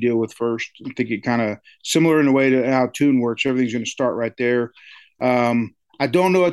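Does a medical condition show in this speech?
No.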